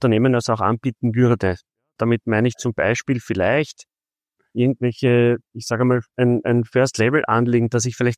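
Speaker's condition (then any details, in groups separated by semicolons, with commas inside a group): No condition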